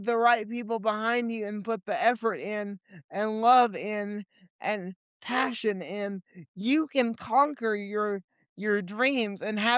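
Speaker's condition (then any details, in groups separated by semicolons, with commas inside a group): Cerebral palsy; limited mobility, legs; age 28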